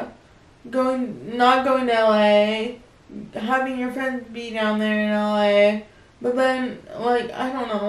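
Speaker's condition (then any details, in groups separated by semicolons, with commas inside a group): Cerebral palsy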